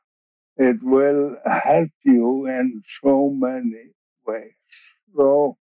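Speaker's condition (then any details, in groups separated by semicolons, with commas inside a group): ALS; wheelchair user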